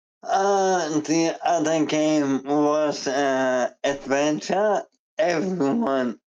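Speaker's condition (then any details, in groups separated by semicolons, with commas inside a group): ALS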